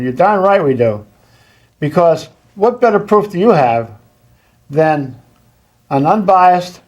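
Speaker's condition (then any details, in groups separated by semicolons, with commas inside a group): No condition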